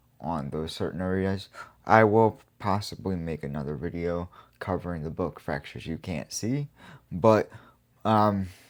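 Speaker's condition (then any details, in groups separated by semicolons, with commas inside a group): Cerebral palsy; quadriplegic, uses wheelchair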